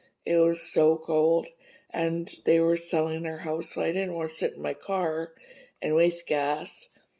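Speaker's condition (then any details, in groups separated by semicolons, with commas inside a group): No condition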